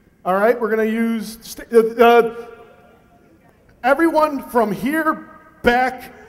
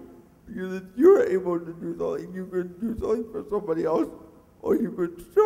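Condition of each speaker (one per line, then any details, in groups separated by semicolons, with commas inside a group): No condition
Cerebral palsy; mixed quadriplegic type, arms, legs, torso, face affected; facial muscles impaired, predicted not to talk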